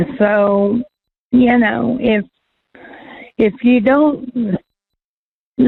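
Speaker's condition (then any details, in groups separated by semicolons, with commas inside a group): Cerebral palsy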